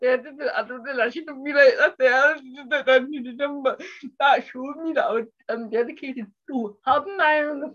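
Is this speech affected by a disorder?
Yes: cerebral palsy; speech impairment.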